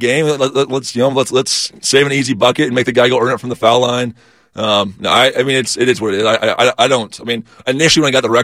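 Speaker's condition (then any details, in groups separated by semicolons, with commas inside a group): Stutter; stutter first noticed in high school, not noticed in childhood; magnified on mission while learning and speaking Spanish; repeated words, prolonged sounds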